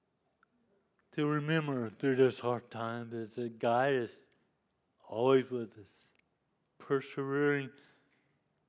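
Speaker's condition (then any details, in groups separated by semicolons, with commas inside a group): Cerebral palsy; lifelong disability since youth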